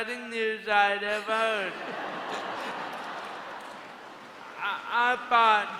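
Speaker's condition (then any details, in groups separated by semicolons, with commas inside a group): Cerebral palsy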